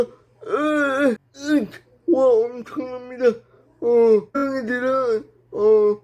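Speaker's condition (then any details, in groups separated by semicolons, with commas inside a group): Brain lesion disability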